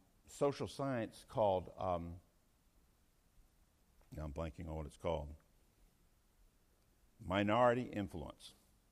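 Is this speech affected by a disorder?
No.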